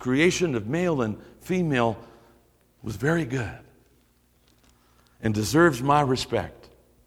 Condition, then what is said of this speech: No condition.